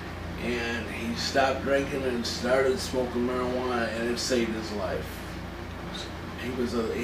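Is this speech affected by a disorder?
Yes: cerebral palsy.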